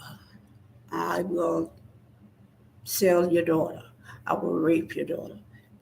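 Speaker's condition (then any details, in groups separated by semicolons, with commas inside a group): Spinal neurosarcoidosis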